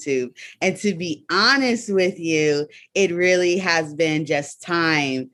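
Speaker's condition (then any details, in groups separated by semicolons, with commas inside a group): No condition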